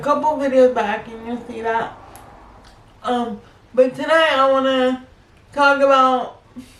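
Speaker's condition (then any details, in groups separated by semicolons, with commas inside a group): Cerebral palsy; intrathecal baclofen pump, 12 surgeries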